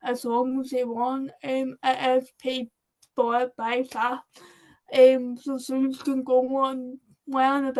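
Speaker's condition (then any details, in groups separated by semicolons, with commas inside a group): Cerebral palsy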